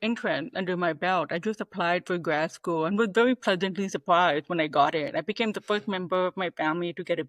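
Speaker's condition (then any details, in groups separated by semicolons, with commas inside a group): Deafness, 98% hearing loss; deaf since childhood, no cochlear implant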